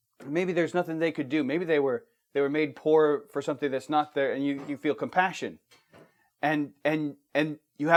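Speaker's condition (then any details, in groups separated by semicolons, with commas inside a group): No condition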